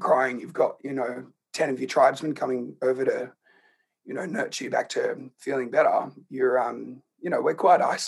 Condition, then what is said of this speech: Throat cancer. And that's speaking at a nice low tone.